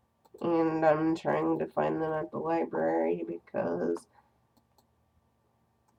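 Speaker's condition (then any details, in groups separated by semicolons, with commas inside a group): Cerebral palsy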